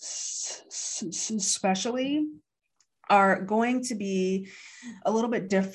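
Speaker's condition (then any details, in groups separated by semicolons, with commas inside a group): Stuttering; lifelong stutter since grade school, past speech therapy, public speaking since 2014 as fear exposure; public speaking for about 5 years, taken up to face fear of talking; fluency varies day to day, some days very fluent, others not, worries about being understood; repeated sounds, prolonged sounds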